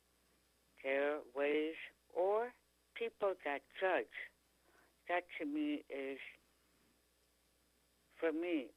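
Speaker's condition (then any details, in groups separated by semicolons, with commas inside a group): Tongue cancer; stage 4 tongue cancer, chronic sore throat symptom, Dr. Oxford removed three quarters of tongue, two surgeries; speaking and eating again after surgery; could not speak, swallow or eat after surgery, feeding tube, now speaks pretty clearly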